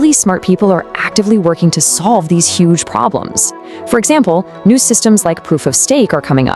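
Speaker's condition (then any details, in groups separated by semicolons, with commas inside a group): No condition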